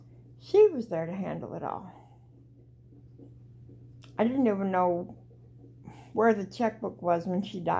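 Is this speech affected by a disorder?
Yes: cerebral palsy; walks flat-footed.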